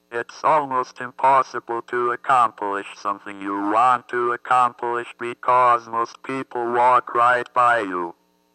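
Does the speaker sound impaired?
Yes: athetoid cerebral palsy; motor brain injury.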